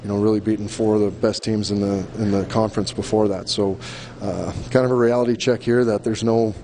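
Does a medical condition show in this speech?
No.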